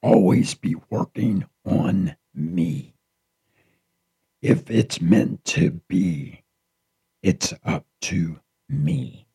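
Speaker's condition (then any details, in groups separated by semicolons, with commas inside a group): Throat cancer, partial laryngectomy; lost part of voice, feels limited in how much can speak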